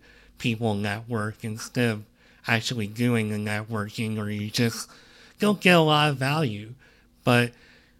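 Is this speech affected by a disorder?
Yes: cleft lip and palate; congenital cleft lip and palate, present since birth.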